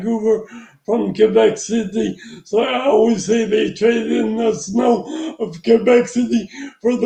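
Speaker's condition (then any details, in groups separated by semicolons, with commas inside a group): Traumatic brain injury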